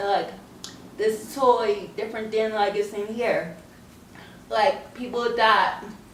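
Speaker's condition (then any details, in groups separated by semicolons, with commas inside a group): Cerebral palsy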